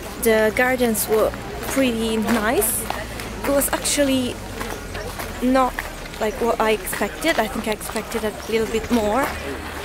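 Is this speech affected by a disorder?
No.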